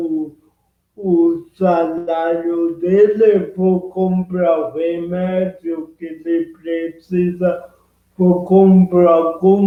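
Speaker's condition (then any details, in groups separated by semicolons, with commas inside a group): Cerebral palsy; present from birth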